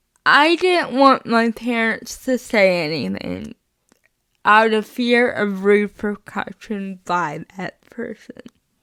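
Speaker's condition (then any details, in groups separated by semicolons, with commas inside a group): Spastic cerebral palsy, mixed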